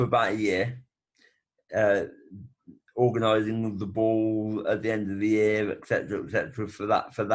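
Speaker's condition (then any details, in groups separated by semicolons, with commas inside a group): Brain bleed with facial paralysis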